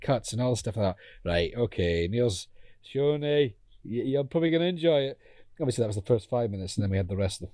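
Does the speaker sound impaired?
No.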